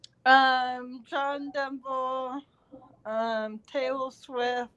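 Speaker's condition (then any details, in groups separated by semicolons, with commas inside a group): Cerebral palsy; since birth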